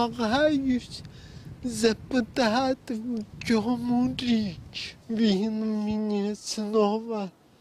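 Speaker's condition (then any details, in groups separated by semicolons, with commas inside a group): Cerebral palsy; impaired movement coordination; speaks poorly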